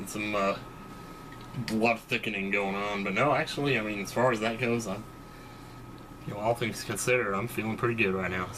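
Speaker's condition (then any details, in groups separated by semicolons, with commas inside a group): No condition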